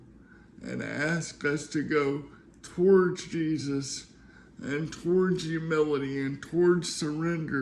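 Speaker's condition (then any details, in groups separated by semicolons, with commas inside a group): Cerebral palsy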